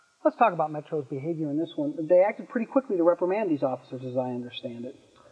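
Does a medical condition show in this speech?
No.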